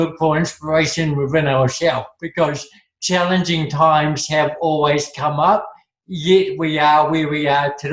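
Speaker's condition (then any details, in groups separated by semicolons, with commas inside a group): Cerebral palsy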